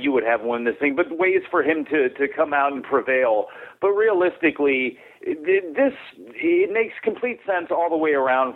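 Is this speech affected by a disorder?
No.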